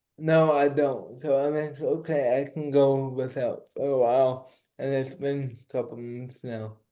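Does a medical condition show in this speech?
Yes: cerebral palsy.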